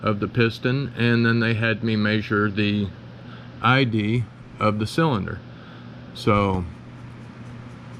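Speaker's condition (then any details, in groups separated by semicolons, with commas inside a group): No condition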